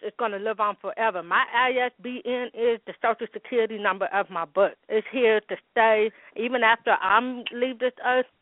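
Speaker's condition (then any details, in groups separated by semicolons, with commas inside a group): Hearing loss with speech impediment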